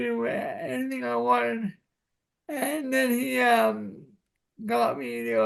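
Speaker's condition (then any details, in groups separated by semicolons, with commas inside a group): Cerebral palsy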